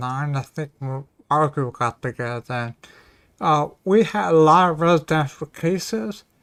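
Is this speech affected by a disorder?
Yes: ataxia; may slur speech, may sound drunk.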